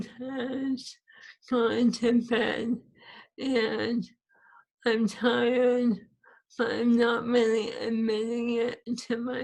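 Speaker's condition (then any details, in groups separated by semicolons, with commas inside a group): ALS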